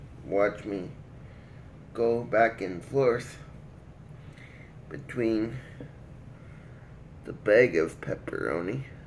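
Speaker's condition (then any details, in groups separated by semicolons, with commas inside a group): Cerebral palsy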